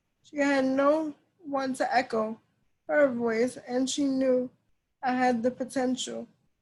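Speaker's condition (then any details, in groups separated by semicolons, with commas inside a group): Cerebral palsy; diagnosed at 9 months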